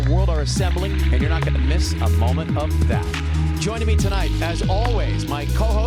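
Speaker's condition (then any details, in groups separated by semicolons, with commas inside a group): No condition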